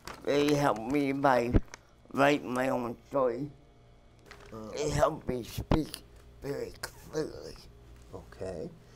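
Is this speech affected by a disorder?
Yes: cerebral palsy.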